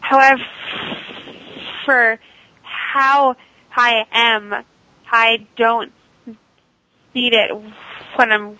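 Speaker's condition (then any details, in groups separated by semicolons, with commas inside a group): Stuttering; very severe third grade, worse high school, speakeasy from Dr. John Haskell, speech therapy helped core; device cuts stuttering about 95%, still stutters at sentence onset, worse around unfamiliar people, sometimes avoids talking; blocks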